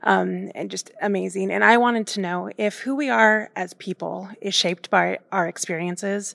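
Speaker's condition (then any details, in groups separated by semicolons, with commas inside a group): No condition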